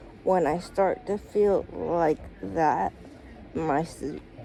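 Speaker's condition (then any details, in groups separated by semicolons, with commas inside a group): Cerebral palsy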